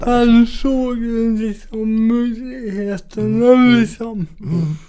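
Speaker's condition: Cerebral palsy; from birth, oxygen deprivation at delivery, heart not beating at birth then restarted, spasms, right side harder to control; mainly affects speech and balance

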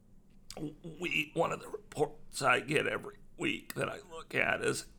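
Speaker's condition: Voice disorder; acquired voice disorder

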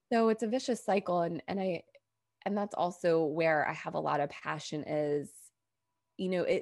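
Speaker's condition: No condition

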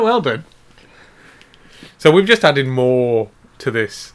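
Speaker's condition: No condition

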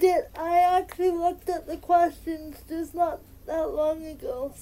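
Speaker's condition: Spastic cerebral palsy; uses cannabis for spasticity and pain, spasticity causes pain

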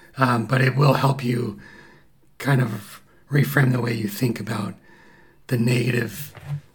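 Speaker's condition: Paralyzed vocal cord; caused by thyroid cancer

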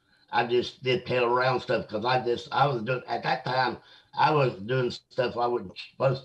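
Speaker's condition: Mosaic Down syndrome; age 56

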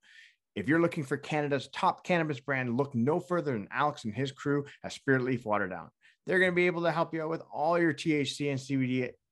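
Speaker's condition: No condition

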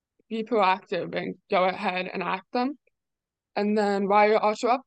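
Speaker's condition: Deafness; deaf or hard of hearing

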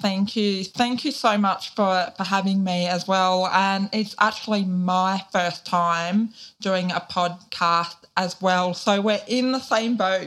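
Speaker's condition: Deafness, profound; born deaf

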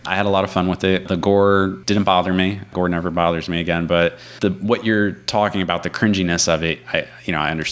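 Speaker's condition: No condition

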